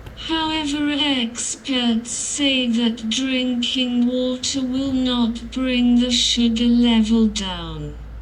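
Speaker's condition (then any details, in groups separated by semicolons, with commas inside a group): Cerebral palsy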